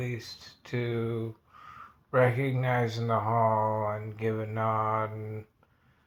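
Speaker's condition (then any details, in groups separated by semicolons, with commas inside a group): Multiple sclerosis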